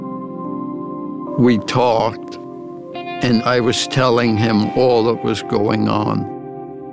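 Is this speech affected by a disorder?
Yes: ALS; progressive neurodegenerative disease causing loss of muscle control, initial prognosis 2 to 5 years; diagnosed over 10 years ago, beyond 11 years now.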